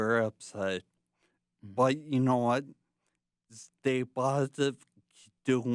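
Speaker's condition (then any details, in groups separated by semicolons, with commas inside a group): Traumatic brain injury from tumour; brain tumour, about 54 percent removed, balance lost; onset 7 years ago, radiation, arm crutches, physical therapy; speech affected, in speech therapy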